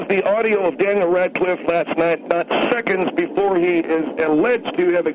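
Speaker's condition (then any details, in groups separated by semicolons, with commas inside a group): No condition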